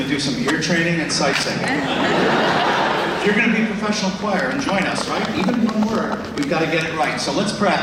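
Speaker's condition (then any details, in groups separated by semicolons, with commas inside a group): No condition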